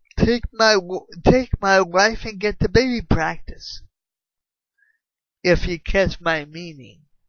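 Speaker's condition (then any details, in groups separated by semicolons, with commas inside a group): Cerebral palsy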